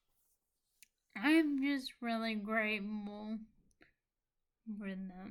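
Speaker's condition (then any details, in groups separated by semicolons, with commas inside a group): Friedreich's ataxia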